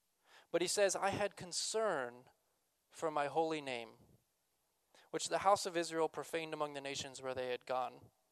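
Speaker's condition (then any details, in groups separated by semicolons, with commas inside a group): No condition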